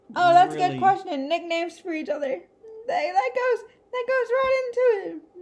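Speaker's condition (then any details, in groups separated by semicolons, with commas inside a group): Cerebral palsy, spastic, mild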